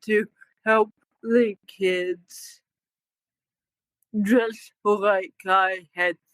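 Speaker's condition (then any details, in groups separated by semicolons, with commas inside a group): Cerebral palsy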